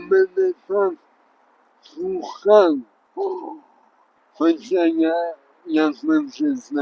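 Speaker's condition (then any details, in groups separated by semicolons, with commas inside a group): Traumatic brain injury; car crash with coma, nerve damage; initially only unclear mumbling, relearned consonants, palate sounds failed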